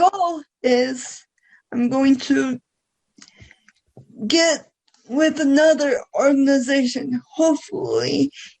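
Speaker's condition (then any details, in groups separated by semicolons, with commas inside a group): Cerebral palsy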